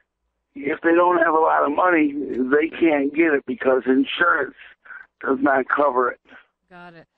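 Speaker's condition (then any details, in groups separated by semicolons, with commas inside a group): Cerebral palsy; present since birth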